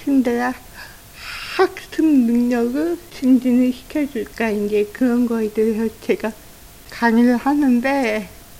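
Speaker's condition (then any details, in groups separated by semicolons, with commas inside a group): Cerebral palsy with speech disability; neonatal jaundice cause, diagnosed at two years four months, physical disability, not walking past age two; childhood difficulty pronouncing native language, speech and physical therapy rehabilitation center from age three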